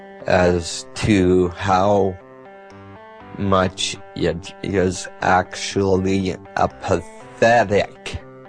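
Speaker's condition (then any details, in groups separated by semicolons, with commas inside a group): Multiple sclerosis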